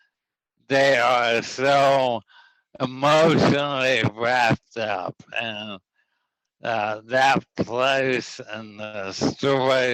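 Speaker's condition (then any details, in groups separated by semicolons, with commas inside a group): ALS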